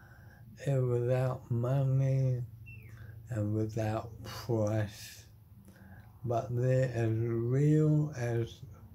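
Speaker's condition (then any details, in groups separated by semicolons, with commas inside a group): Motor neuron disease; terminal; body failing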